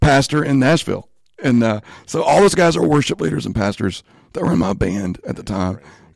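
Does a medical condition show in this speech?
Yes: spasmodic dysphonia; in speech therapy with doctors, band crowns off for medical year; voice issue, asks listeners to excuse voice.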